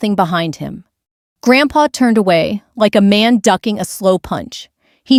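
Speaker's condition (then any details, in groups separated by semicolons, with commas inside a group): No condition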